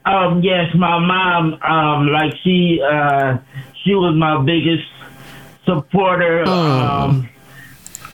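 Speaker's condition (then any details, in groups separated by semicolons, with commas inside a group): Cerebral palsy; performs from wheelchair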